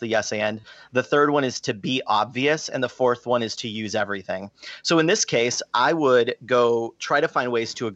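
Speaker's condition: No condition

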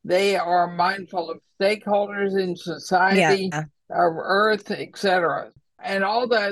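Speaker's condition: ALS; still understood by listeners

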